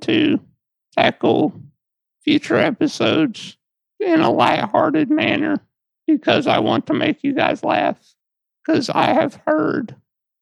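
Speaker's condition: Duchenne muscular dystrophy; diagnosed age 6 by biopsy in Augusta Georgia after falls, daily prednisone, spinal fusion, wheelchair

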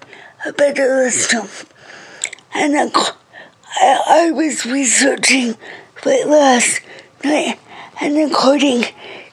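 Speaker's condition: Cerebral palsy; speech affected, reading very slow

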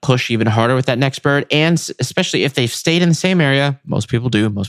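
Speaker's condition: No condition

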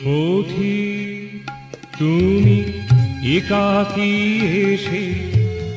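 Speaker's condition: No condition

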